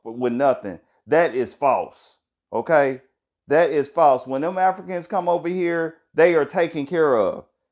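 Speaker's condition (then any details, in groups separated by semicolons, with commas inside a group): No condition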